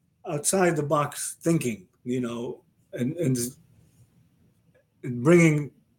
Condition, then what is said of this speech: Aphasia. This is what you told me, you said this to me, and I ramble kind of off track a little bit with this.